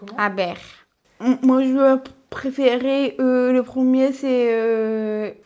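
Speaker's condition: Down syndrome (trisomy 21); congenital chromosomal condition

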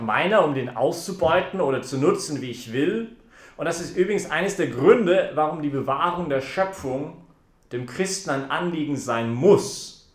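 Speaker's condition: No condition

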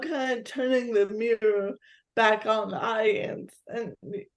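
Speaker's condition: Cerebral palsy; physical disability

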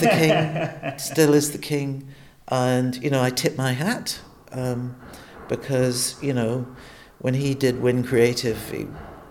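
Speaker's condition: No condition

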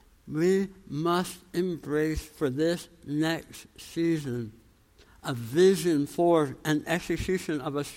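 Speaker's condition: Tongue cancer, jaw reconstruction, osteonecrosis of jaw after radiation; radiation-treated tongue cancer, titanium implants

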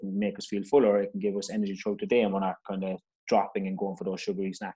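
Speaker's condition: No condition

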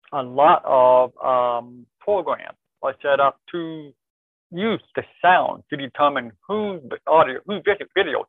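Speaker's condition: Deafness, born deaf, cochlear implant

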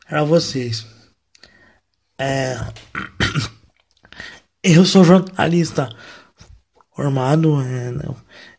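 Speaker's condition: Cerebral palsy, mild; no medication

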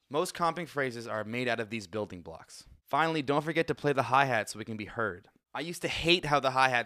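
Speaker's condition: No condition

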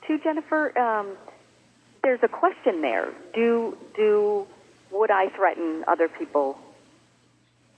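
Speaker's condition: No condition

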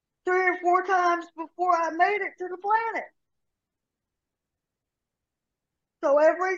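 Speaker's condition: Cerebral palsy; severe rotator cuff tear

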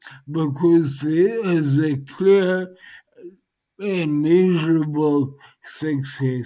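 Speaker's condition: Dysarthria post-stroke; speech highly affected

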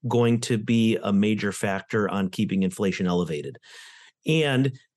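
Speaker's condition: No condition

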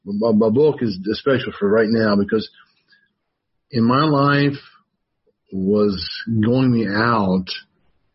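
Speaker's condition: Wernicke's aphasia after stroke; Wernicke's aphasia from stroke, speech therapy in inpatient rehab at Shands, Gainesville; could not speak at stroke onset, now talks fairly well, difficulty when others talk to him

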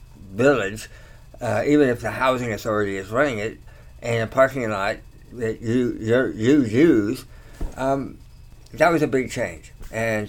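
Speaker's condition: Tongue cancer surgery; three or four tongue surgeries, chemotherapy, radiation, long convalescence; slight slur, talks okay

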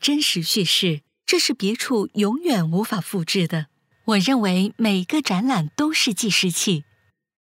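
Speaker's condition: No condition

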